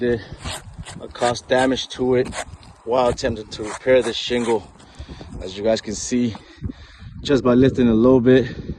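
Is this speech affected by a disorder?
No.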